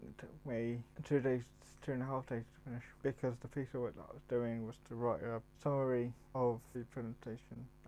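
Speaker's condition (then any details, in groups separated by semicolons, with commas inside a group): Cerebral palsy; mild, affects muscles and speech; mild disability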